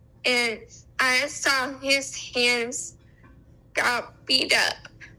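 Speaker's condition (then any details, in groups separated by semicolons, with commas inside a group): Cerebral palsy; affects muscles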